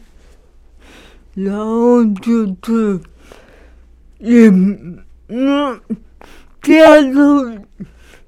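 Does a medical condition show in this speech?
Yes: cerebral palsy; severe disability, boccia throwing-group player, throws ball without ramp.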